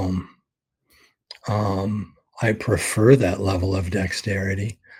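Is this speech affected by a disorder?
Yes: ALS; expects to lose voice very soon.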